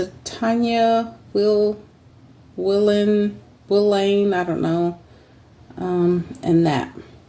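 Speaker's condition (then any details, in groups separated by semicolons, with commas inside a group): No condition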